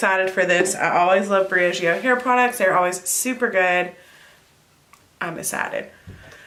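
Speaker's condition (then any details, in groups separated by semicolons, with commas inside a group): No condition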